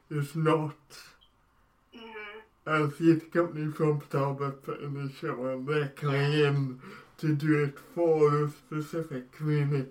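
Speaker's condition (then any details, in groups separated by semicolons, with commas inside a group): Cerebral palsy; brain damage at or around birth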